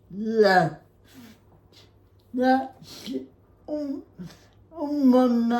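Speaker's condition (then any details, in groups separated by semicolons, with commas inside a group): Cerebral palsy; spastic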